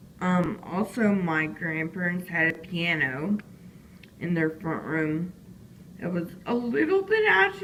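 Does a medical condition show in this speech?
Yes: disability causing slurred speech.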